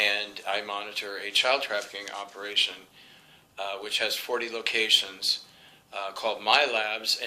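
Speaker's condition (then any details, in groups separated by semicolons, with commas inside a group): No condition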